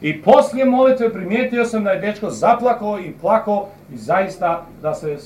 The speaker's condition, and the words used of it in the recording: No condition.